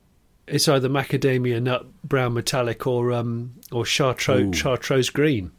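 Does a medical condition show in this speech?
No.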